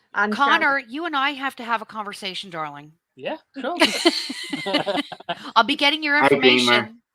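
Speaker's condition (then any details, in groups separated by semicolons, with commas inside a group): No condition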